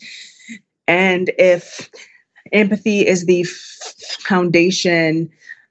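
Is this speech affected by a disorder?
Yes: stutter; stutter since before public speaking, lifelong fear of talking to people; pronounced stutter audible during interview; at times takes a couple of seconds to say words; here prolonged sounds.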